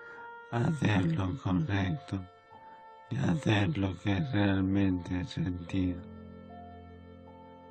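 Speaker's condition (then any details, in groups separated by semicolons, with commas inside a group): ALS; late stage, near death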